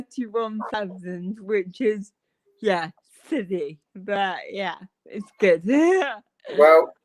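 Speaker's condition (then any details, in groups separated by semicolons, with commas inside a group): Cerebral palsy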